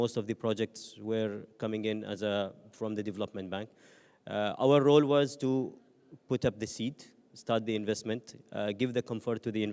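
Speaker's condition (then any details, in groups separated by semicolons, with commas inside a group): No condition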